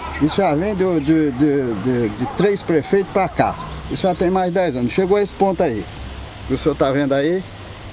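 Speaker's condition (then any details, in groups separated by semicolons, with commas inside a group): No condition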